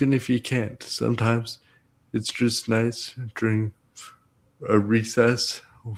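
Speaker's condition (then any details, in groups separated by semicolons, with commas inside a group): Cerebral palsy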